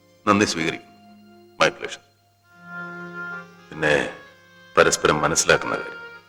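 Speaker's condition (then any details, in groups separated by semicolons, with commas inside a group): No condition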